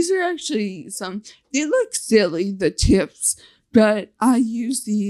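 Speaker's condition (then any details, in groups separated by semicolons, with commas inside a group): Facial paralysis (nf2-swn)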